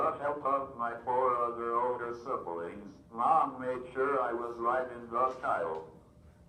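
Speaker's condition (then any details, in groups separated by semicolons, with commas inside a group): Cerebral palsy, athetoid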